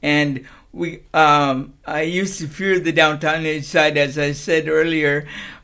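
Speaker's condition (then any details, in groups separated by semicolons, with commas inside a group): Cerebral palsy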